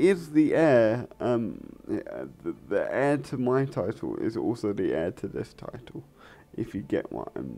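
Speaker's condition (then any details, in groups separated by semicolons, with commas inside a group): Cerebral palsy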